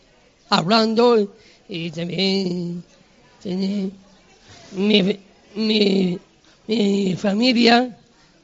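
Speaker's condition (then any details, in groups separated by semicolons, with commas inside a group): Down syndrome; intellectual disability; age 50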